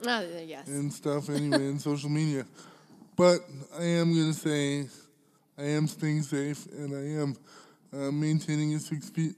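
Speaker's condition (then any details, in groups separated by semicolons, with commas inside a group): Cerebral palsy; smokes a lot of cannabis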